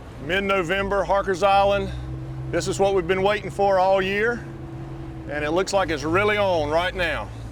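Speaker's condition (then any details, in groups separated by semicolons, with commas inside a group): No condition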